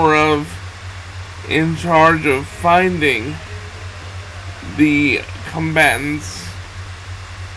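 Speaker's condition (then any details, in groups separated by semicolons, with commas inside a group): Cerebral palsy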